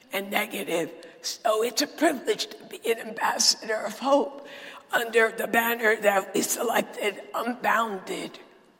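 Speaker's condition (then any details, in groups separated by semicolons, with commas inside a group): Dysphonia; still preaches with this voice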